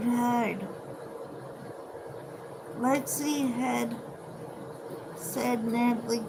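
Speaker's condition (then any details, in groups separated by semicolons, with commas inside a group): Cerebral palsy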